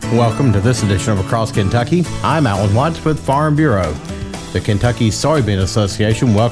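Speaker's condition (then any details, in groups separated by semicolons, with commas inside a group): No condition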